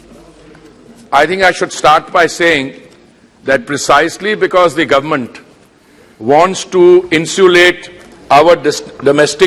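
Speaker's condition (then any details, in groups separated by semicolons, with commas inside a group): No condition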